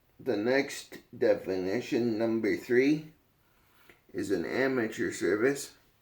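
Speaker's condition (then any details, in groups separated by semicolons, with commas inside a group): Cerebral palsy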